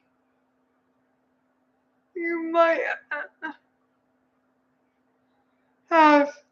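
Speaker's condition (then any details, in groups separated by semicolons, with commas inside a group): Cerebral palsy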